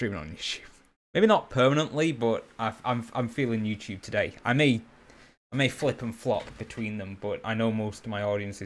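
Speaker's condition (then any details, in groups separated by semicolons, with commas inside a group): No condition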